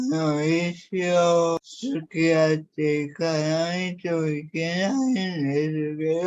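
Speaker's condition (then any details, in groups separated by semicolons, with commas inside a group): Cerebral palsy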